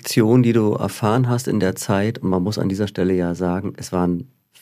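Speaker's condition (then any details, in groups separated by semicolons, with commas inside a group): No condition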